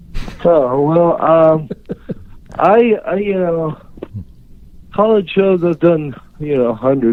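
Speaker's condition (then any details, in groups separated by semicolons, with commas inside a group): Cerebral palsy; unable to write or type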